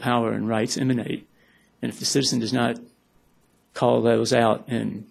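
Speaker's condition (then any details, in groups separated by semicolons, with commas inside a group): Parkinson's; may stumble over words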